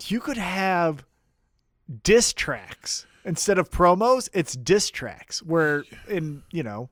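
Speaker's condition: No condition

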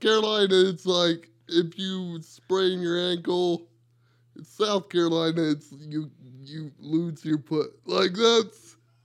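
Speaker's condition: Cerebral palsy; wheelchair user

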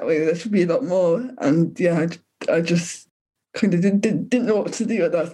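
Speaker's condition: Cerebral palsy; cerebral palsy from birth

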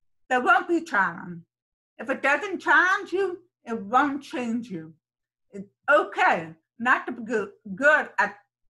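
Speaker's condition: Deafness, sensorineural hearing loss; hears nothing without it

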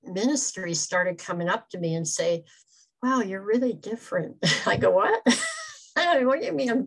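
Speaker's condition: Cleft palate; congenital, extremely severe

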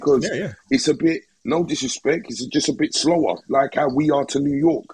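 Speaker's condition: No condition

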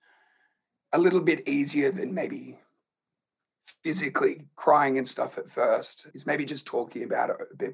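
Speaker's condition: Laryngeal cancer; in voice box

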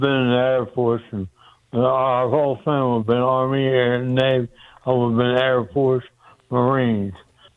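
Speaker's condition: Speech impediment; cause unclear

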